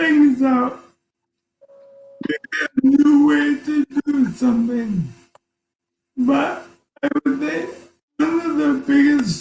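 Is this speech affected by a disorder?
Yes: ALS; voice affected, sometimes hard to understand.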